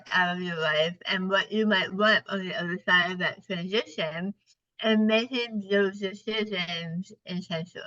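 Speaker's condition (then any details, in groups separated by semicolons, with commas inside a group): Partial glossectomy for tongue cancer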